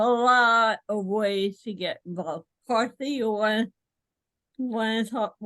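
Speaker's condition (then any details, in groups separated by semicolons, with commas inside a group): Cerebral palsy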